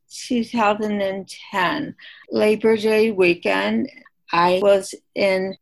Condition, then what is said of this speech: Aphasia. Yes, the aphasia is really difficult to beat.